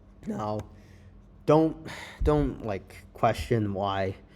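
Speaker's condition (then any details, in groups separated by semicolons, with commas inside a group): No condition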